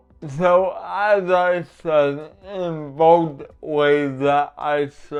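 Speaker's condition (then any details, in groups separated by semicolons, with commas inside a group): Cerebral palsy; uses adaptive equipment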